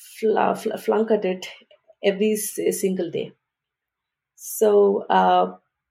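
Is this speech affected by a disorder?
Yes: stuttering; stuttering since about age 3, grew up in India speaking Telugu, English and Hindi; variable, some days fluent even in stand-up meetings, other days hard to get words out; blocks and pauses, hard syllables and phonics trigger blocks, nervous in groups; here repeated sounds, prolonged sounds.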